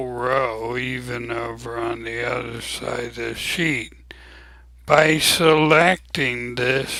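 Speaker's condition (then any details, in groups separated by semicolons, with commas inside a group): ALS; abnormally slow voice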